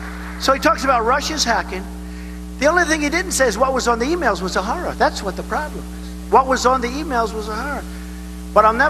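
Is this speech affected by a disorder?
No.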